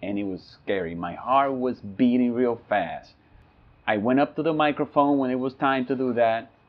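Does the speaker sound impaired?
No.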